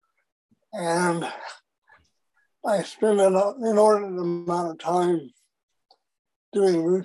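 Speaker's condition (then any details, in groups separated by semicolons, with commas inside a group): Parkinson's disease; young onset, diagnosed at 37 after about 5 years of noticed symptoms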